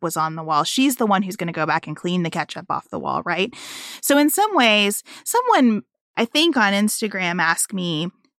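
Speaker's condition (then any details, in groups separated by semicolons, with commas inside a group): No condition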